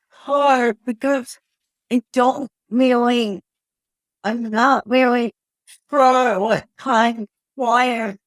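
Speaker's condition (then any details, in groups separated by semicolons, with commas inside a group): Cerebral palsy; wheelchair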